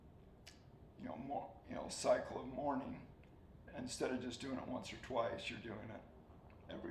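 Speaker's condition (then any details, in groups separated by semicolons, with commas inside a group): ALS; soft spoken, swallowing getting harder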